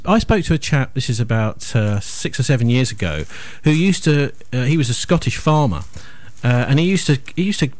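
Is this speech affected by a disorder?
No.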